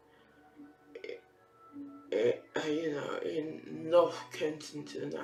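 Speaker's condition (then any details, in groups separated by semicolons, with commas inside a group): Facial palsy; can barely hear own speech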